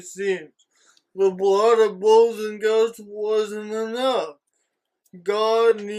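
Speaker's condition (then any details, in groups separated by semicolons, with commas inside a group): Cerebral palsy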